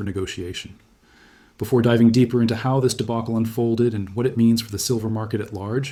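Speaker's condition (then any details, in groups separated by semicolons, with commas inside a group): No condition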